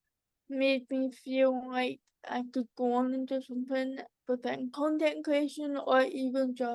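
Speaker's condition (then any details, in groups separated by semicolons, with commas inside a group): Cerebral palsy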